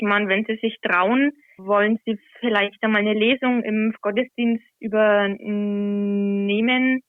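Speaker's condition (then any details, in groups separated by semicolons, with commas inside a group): Stuttering; covert stuttering for many years, aware from about age 10, hidden until 21; openly stuttering, regularly reads scripture aloud in church since January last year, nervous beforehand; not stutter-free when reading aloud, anticipates difficult words in advance, avoided words, trouble with t-words; blocks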